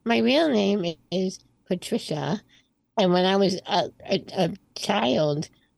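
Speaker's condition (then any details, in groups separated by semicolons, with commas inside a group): Spinal muscular atrophy type 2; arms less mobile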